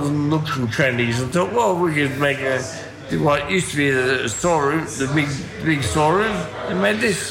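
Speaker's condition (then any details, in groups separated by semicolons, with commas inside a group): Ataxia from brain damage, cerebellar; slurred voice, often taken for drunk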